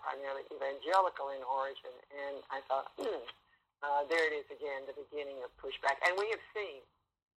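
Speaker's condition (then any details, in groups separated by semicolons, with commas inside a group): No condition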